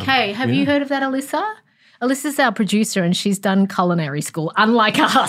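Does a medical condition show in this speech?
No.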